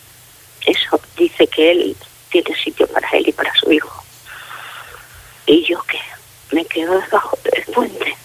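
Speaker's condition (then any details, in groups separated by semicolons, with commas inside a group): Facial palsy; age 47 now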